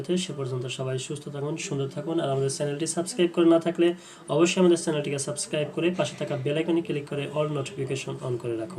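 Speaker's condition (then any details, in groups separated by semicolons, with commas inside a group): No condition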